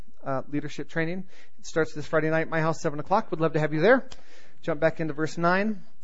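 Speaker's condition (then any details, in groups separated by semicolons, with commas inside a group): No condition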